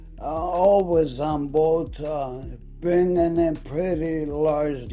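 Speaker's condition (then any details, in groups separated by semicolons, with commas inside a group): ALS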